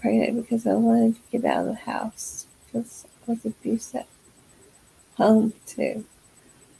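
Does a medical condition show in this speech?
Yes: multiple system atrophy; parkinsonian type (msa-p), first thought Parkinson's, began with tripping over feet, degenerative, no cure, suprapubic catheter; respiratory system affected, stopped breathing during catheter complication.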